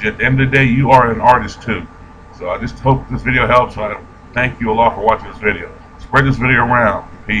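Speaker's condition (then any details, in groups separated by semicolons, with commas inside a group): No condition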